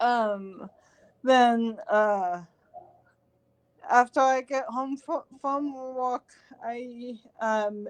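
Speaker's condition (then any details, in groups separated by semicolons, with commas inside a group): Cerebral palsy; since birth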